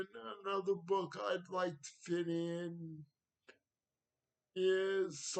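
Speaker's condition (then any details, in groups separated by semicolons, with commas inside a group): Cerebral palsy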